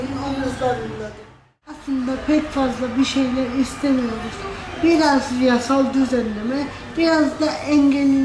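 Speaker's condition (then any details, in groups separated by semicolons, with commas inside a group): Spastic cerebral palsy; spastic, birth complications, affects walking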